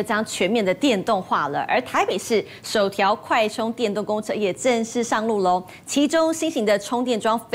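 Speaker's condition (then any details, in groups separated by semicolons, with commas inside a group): No condition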